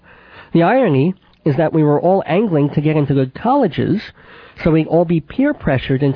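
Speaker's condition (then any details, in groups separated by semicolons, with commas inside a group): Cleft palate with lisp; sibilant s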